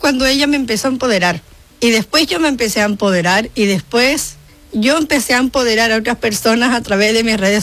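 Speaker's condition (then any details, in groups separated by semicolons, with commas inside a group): Down syndrome; genetic condition, from birth, 30 years old, mother prioritized leisure over therapy; described by host as speaking very well and clearly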